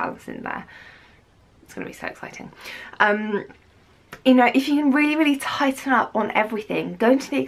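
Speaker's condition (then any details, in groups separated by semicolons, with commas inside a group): No condition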